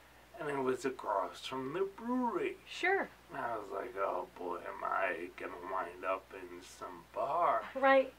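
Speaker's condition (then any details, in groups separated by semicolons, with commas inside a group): Ataxia; late onset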